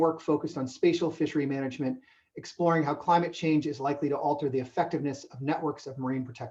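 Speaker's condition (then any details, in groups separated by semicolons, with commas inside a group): No condition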